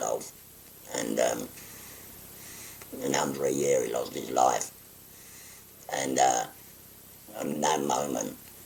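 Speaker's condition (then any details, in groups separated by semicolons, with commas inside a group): Laryngectomy; total laryngectomy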